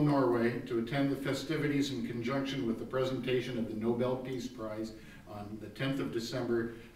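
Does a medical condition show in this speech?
No.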